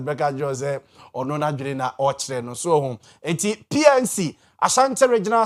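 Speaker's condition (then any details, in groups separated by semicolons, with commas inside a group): No condition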